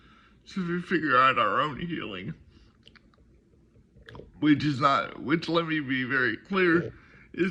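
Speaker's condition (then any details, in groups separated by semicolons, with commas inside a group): Cerebral palsy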